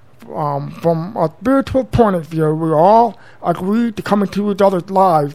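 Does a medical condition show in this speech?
Yes: profound deafness since birth; congenital, total deafness; speaks orally as guest on radio show; learned speech via daily school speech therapy, mother's home drills feeling throat vibrations.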